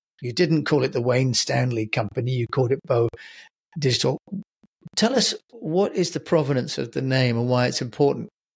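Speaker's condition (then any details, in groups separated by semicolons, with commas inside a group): No condition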